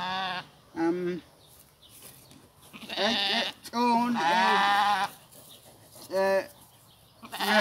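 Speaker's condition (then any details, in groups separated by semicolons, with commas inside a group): Cerebral palsy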